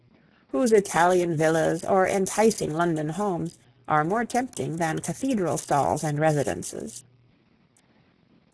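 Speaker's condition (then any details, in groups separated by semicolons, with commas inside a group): No condition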